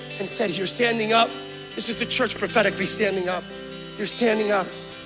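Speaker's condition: No condition

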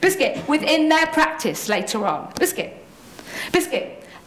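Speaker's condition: Tourette syndrome; neurological, uncontrollable movements and noises called tics, several daily seizure-like ticking fits, support worker helps; frequent vocal tics throughout talk, 'hedgehog', unplanned phrases; vocal tics interrupt speech, involuntary words and phrases, ticking fits cause complete loss of speech control

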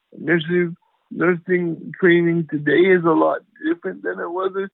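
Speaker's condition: Cerebral palsy; power wheelchair

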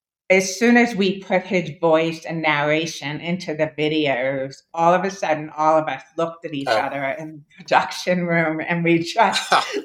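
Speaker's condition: Deafness; born with moderate to severe hearing loss, then esteem implant

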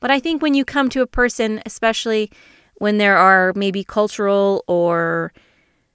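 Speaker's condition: No condition

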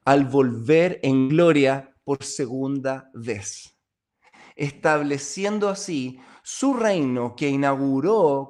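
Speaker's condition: No condition

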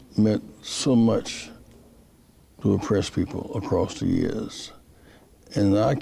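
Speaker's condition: Parkinson's disease; speech therapy

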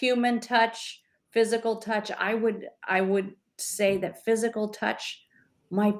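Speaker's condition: No condition

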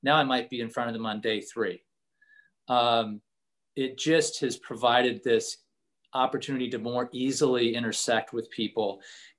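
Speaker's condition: No condition

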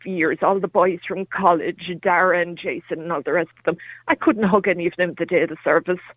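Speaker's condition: No condition

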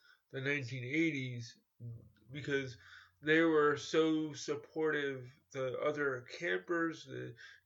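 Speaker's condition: Cerebral palsy; cerebral palsy since childhood

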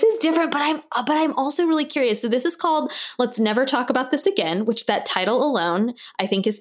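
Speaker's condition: No condition

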